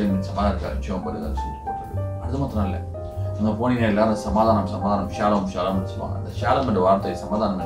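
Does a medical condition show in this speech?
No.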